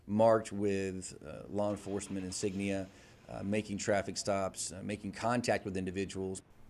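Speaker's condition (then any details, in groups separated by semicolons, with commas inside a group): No condition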